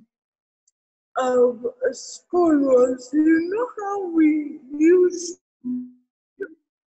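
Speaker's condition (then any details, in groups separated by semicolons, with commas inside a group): Cerebral palsy; therapy since six months old, ongoing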